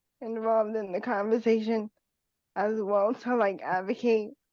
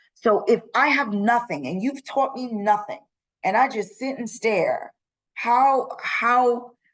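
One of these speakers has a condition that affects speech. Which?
The first: cerebral palsy; wheelchair user.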